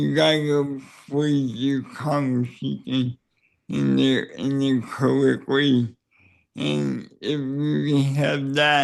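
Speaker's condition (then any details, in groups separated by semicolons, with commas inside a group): Cerebral palsy; neck surgery went badly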